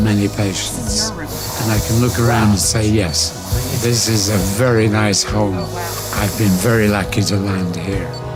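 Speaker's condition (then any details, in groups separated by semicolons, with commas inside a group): Multiple sclerosis; diagnosed 41 years ago, worse recently, multiple surgeries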